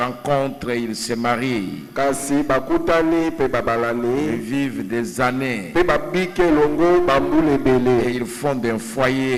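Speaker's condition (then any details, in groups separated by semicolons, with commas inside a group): No condition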